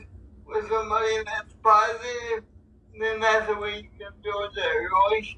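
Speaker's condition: Cerebral palsy; physically challenged

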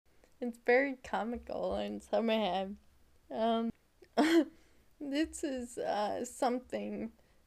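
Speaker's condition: Friedreich's ataxia; diagnosed at age 8, spinal fusion at 17, wheelchair user, legs do not work, rapid side-to-side eye movements; about 24 years since diagnosis, age 32; spits when talking or laughing

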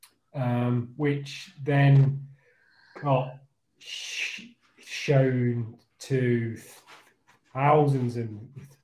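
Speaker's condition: Stammer; stammer since childhood, hard reading aloud at school, phone calls, ordering train tickets, phone callers hung up thinking prank call; still stammers, lockdown impacted stammer, had mask made saying i stammer, you'll have to wait; sound, word and phrase repetitions, part-word repetitions, fillers like um and uh; repeated sounds, blocks

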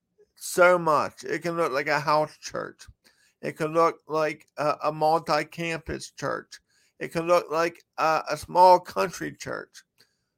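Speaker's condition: Cerebral palsy; affects walk and speech

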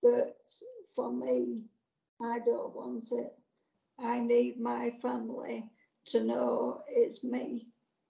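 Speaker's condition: Motor neurone disease; progressive, voice went overnight during past illnesses

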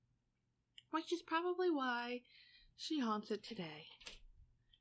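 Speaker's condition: No condition

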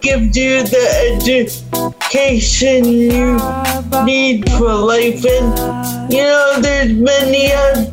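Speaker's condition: Cerebral palsy, spastic quadriplegia; neck muscles still coordinate for speech, can still speak

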